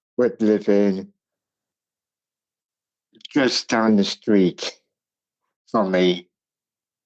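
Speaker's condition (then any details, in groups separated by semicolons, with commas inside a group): Cerebral palsy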